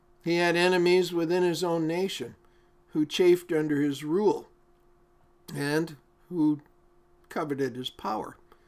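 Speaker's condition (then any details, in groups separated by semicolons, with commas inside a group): No condition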